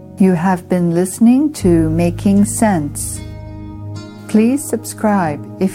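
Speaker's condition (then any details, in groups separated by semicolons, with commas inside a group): No condition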